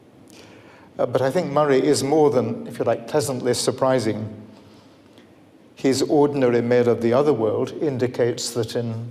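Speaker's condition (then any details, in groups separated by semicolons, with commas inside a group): No condition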